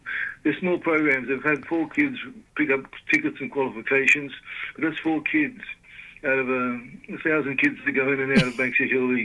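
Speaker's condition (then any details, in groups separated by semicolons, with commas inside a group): Parkinson's disease; diagnosed 2019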